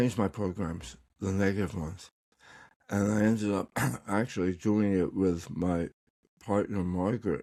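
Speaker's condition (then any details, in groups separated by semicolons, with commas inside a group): Tongue cancer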